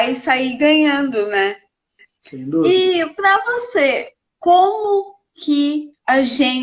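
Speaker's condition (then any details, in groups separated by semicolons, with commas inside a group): Cerebral palsy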